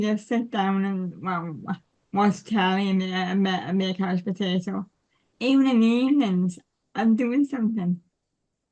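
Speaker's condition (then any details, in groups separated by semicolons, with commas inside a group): Cerebral palsy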